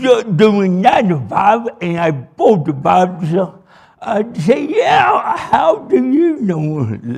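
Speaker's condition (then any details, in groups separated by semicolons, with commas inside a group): Cerebral palsy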